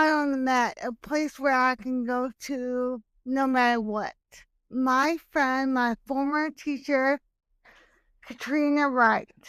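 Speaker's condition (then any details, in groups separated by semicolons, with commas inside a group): Hemiplegic cerebral palsy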